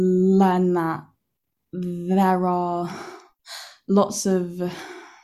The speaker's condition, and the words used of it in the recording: Stuttering. But yeah, the belt is to help remind you to get a deep enough breath every single time you attempt to speak.